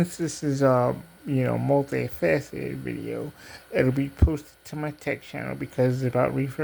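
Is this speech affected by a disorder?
Yes: cerebral palsy; diplegia.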